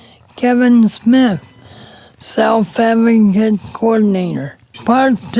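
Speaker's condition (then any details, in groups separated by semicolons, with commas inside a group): Cerebral palsy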